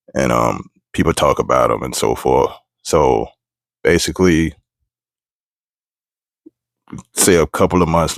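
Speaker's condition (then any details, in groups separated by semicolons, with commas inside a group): No condition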